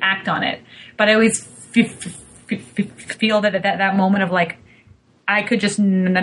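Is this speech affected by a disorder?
Yes: stuttering; therapy over past 3 years: fluency shaping, stuttering modification, voluntary stuttering, subway talks with strangers; stutters when not monitoring, mostly at work, sometimes hides it, also stutters openly, words rush out; here repeated sounds, repeated words, blocks.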